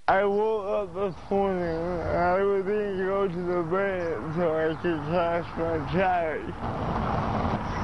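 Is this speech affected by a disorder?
Yes: cerebral palsy.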